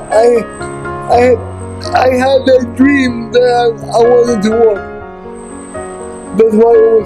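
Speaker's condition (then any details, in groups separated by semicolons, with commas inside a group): Cerebral palsy; unable to walk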